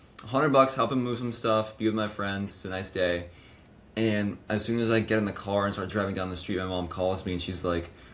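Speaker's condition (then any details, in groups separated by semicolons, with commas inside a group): No condition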